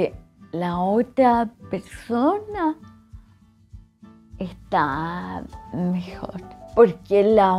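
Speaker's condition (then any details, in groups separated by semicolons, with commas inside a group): Cerebellar ataxia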